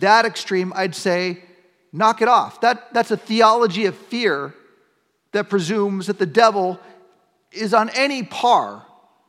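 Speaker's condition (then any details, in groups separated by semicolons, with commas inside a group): No condition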